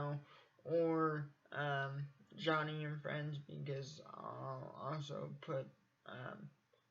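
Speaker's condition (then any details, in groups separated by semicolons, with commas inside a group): Cerebral palsy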